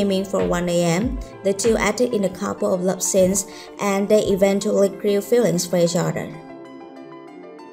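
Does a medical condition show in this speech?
No.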